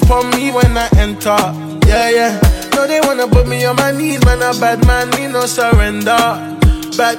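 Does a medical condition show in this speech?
No.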